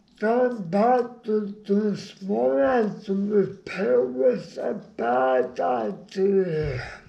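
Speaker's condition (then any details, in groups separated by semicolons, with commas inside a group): Brain injury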